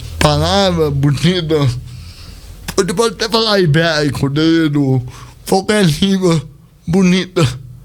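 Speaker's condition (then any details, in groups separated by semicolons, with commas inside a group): Cerebral palsy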